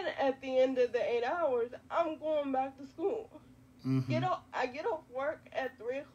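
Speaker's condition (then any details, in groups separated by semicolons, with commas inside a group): Quadriplegic cerebral palsy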